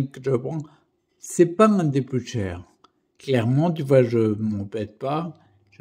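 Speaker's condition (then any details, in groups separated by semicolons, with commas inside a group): Primary progressive multiple sclerosis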